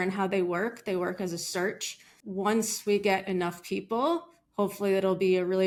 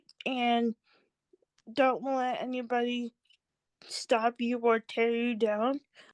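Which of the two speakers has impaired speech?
The second: cerebral palsy; from birth; nonverbal earlier in life, extensive therapy, now speaks.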